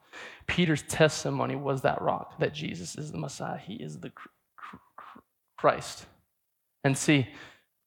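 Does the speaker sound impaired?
Yes: stutter; here repeated sounds, blocks.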